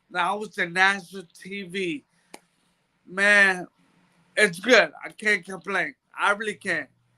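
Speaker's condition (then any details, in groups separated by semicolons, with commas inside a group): Brain bruising; speech bad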